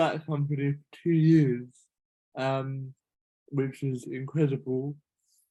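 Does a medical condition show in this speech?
Yes: cerebral palsy.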